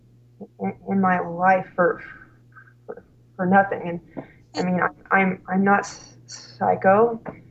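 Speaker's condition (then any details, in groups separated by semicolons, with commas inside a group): Stuttering; severe stuttering at college start, fluency temporarily improved by drinking alcohol, works as school slp; stutters openly, cannot hide it, discloses stuttering to parents, feels in control; noticeable stuttering that cannot be hidden, more fluent when drinking then; repeated sounds, repeated words, prolonged sounds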